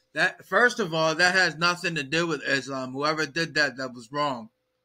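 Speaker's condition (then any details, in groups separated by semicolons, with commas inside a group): No condition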